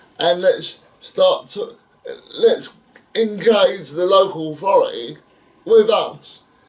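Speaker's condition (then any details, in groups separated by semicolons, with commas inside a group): Cerebral palsy; wheelchair user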